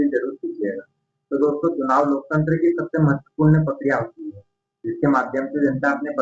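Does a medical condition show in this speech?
No.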